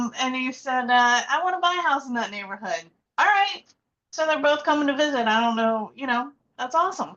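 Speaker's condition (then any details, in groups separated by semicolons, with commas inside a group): No condition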